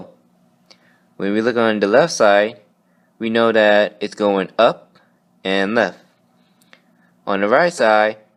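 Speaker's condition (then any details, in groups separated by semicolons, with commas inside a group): No condition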